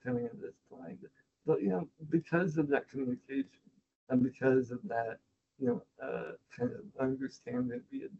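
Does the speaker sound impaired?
Yes: spinal muscular atrophy; technically type 2, outlived type 1.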